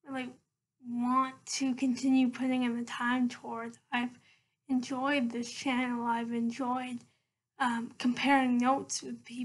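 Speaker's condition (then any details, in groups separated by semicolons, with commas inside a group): Cerebral palsy, mild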